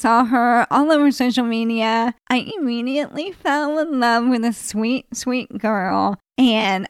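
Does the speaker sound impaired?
Yes: ALS; still able to swallow and eat without choking, feeding tube not yet used.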